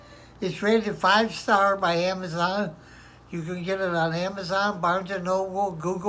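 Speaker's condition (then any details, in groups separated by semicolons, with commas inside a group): Parkinson's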